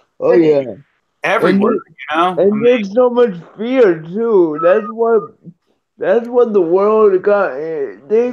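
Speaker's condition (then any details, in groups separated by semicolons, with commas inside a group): Cerebral palsy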